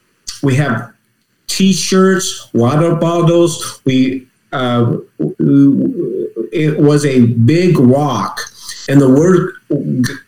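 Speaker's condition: Aphasia; left-brain stroke during AFib ablation, brief right-sided weakness, church speech coach from first week; reading, writing on waking, reading returned first, speaking slower, long couldn't say therapy

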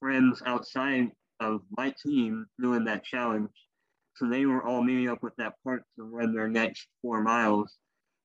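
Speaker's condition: Cleft lip and palate; speech impediment from cleft lip and palate

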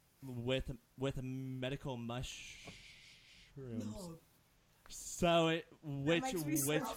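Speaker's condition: Stutter; frequent word and phrase repetitions, part-word repetitions, repeated uh fillers, listeners mistake speech for drunkenness; repeated words, prolonged sounds, blocks

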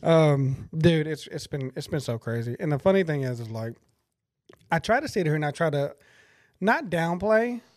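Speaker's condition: No condition

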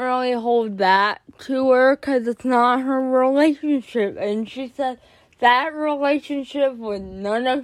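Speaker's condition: Cerebral palsy; more jerking in class

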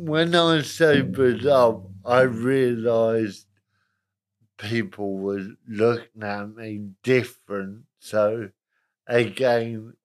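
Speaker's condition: Cerebral palsy, moderate; spastic

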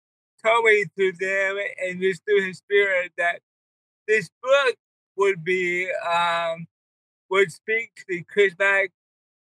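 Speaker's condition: Cerebral palsy; wheelchair user

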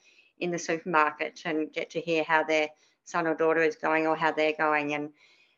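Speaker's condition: Cleft palate; lots of childhood speech therapy

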